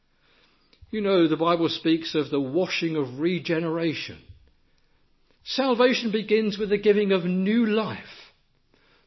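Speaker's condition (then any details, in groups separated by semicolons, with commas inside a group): No condition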